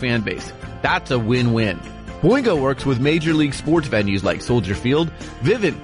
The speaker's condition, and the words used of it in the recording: No condition.